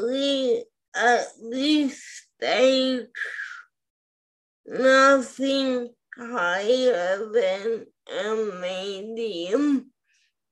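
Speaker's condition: Spastic quadriplegic cerebral palsy; listeners may need to listen closely

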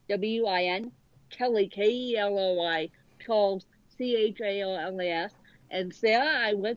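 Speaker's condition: Cerebral palsy; lack of oxygen at traumatic birth

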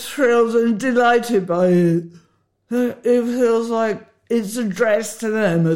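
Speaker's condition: Huntington's disease; symptomatic, on medication, treated by Ed Wild at Bloomsbury clinic, past tominersen gene silencing trial

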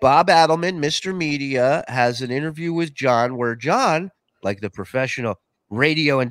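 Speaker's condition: No condition

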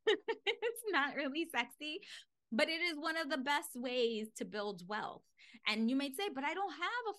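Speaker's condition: No condition

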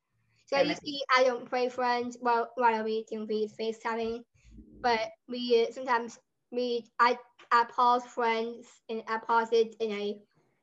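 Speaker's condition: Down syndrome; adult with Down syndrome

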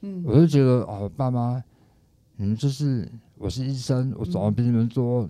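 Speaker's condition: Tongue cancer, stage 4 tongue cancer and parotid cancer; daily pronunciation practice after recovery

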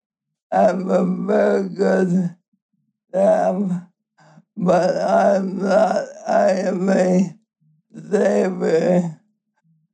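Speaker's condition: ALS; uses Tobii Dynavox speech-generating device

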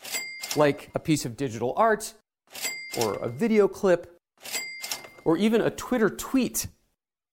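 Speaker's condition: No condition

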